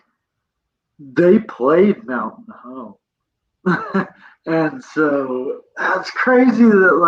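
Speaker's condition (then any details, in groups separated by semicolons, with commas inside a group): Cerebral palsy; present from birth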